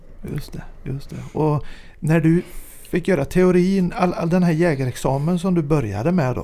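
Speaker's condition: No condition

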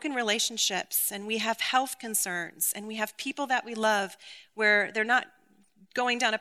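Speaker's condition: No condition

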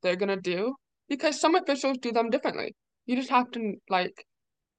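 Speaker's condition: Deafness; deaf or hard of hearing

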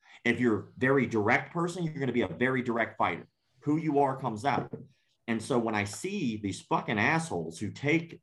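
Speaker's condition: Cleft palate; congenital cleft palate

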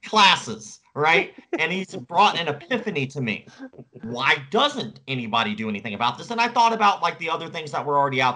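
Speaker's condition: Cleft palate; facial scars

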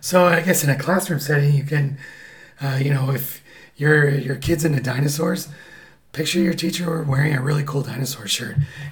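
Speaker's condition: Paralyzed vocal cord; caused by thyroid cancer

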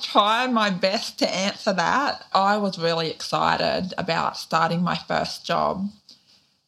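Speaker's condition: Deafness, profound; born deaf

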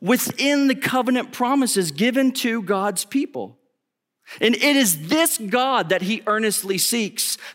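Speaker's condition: No condition

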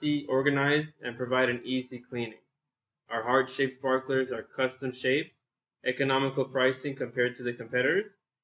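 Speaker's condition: No condition

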